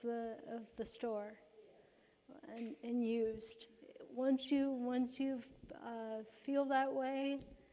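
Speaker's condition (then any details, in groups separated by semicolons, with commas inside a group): Cerebral palsy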